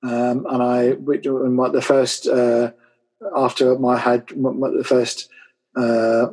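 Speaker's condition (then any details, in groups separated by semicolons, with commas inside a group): Aphasia and apraxia after stroke; home speech therapy every two days four months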